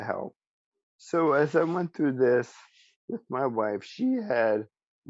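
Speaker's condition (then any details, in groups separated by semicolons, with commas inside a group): ALS; speech still preserved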